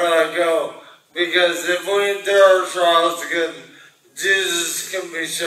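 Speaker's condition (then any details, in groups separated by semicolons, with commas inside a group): Brain injury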